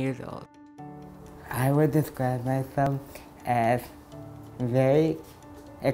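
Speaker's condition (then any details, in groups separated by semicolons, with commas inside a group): Cerebral palsy; needs a lot of physical help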